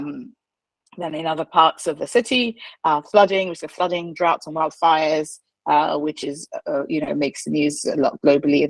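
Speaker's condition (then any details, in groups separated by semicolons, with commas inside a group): No condition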